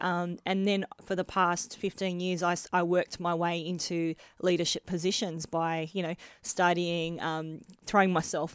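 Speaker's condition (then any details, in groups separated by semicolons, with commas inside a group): Bilateral cleft lip and palate; multiple hospital operations before school age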